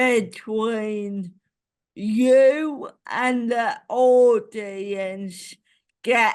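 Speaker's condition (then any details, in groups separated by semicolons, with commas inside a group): Cerebral palsy; ataxic type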